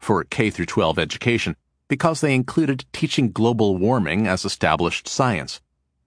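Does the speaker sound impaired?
No.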